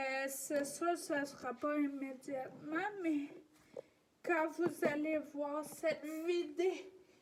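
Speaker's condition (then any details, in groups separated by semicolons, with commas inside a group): Ataxia; degenerative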